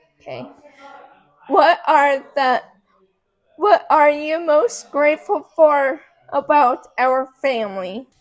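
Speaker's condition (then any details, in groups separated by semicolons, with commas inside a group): Cerebral palsy; affects muscles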